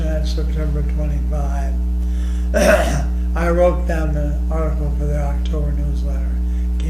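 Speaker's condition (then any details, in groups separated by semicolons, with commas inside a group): ALS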